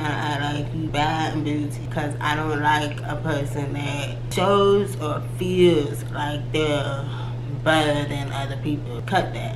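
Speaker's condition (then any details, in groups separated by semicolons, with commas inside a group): Cerebral palsy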